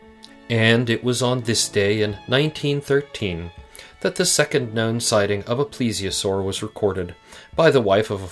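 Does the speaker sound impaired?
No.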